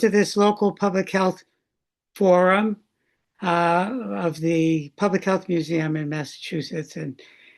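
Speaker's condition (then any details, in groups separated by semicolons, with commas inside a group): No condition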